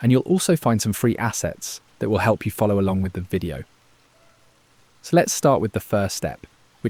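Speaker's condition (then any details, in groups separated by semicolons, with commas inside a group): No condition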